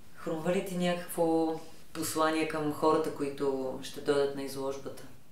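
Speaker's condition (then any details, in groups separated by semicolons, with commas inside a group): No condition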